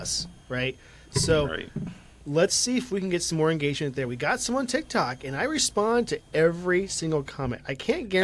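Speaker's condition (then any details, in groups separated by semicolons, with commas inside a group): No condition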